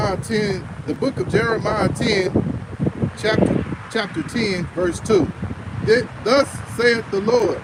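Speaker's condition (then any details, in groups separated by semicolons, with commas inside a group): No condition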